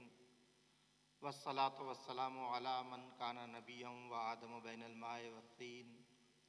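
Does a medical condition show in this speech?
No.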